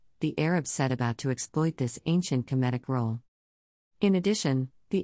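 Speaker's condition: No condition

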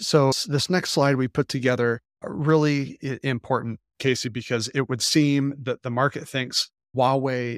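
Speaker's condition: No condition

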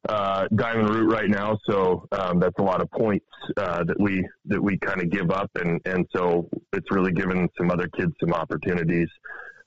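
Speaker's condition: No condition

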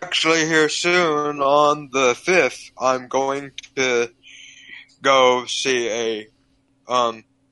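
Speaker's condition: Cerebral palsy, physical only

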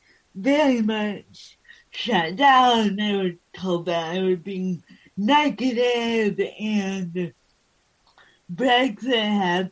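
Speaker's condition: Cerebral palsy

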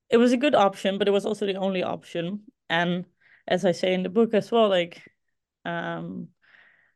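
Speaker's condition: No condition

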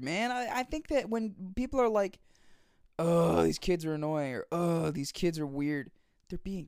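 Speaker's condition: No condition

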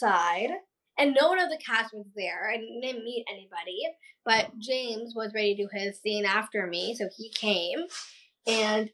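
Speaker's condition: Down syndrome; past speech therapy

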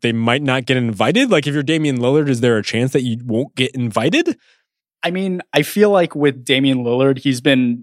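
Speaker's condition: No condition

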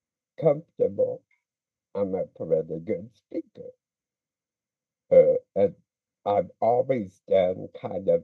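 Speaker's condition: Speech impediment

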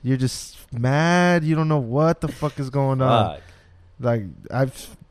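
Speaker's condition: No condition

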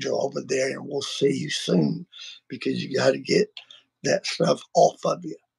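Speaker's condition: Vocal cord surgery; including laser treatment

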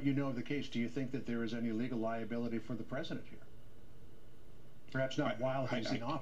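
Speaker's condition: No condition

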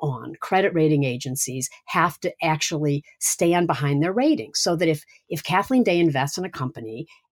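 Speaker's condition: No condition

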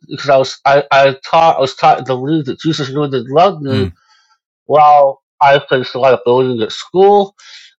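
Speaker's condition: Moebius syndrome; congenital

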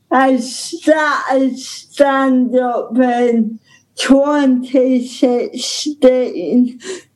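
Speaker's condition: Ataxic cerebral palsy; present from birth

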